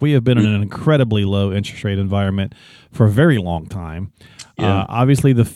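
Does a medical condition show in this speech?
No.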